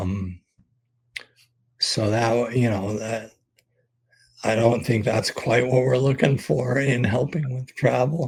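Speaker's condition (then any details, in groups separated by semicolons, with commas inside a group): ALS; expects to lose voice very soon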